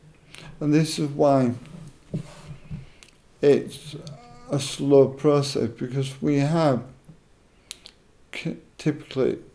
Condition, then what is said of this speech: ALS (motor neuron disease). I'm trying to manipulate muscles so I can keep talking.